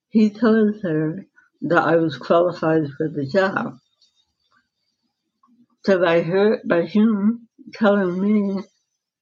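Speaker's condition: Dystonia; encephalitis at 4, secondary dystonia, almost no hand, arm use, left-side brain surgery at 17; progressive, losing muscle control, severe hearing loss, hearing aids, lip reading, types with mouth; slight speech impediment

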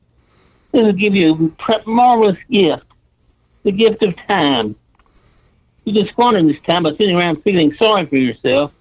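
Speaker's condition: Parkinson's disease; about 20 years since diagnosis, on levodopa

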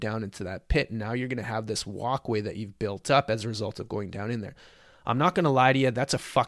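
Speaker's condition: No condition

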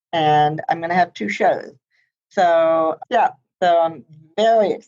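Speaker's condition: Profound hearing loss, congenital, high-frequency

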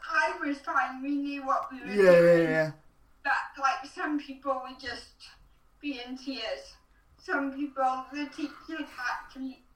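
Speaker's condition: Cerebral palsy

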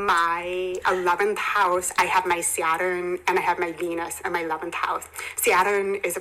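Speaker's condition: Hearing impairment; bilateral cochlear implants

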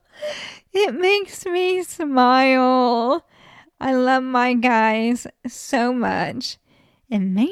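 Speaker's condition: ALS; ALS diagnosed at age 37, terminal, no cure

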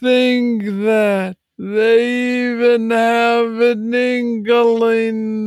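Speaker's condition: Parkinson's disease; young onset

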